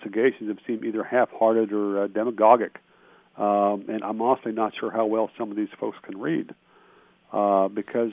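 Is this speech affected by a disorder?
No.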